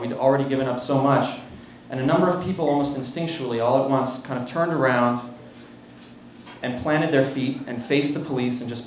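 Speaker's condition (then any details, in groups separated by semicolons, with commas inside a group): No condition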